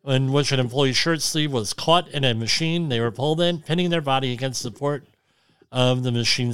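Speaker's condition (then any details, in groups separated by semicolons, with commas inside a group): Cleft lip and palate; tinnitus attributed to cleft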